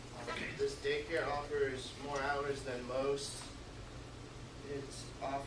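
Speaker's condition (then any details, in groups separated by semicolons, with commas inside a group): No condition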